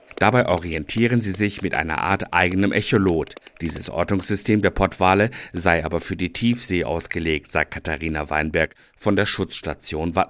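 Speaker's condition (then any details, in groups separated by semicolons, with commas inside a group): No condition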